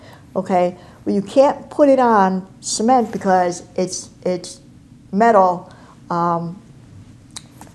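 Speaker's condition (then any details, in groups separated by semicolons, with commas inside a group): Cleft palate and cleft lip; congenital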